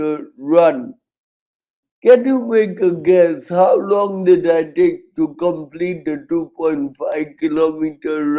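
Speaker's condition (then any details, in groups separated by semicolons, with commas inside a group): Cerebral palsy, severe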